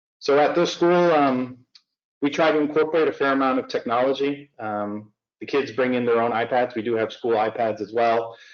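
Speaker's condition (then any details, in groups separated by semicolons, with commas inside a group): No condition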